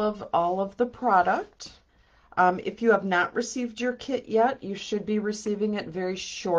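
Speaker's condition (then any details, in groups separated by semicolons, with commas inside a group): No condition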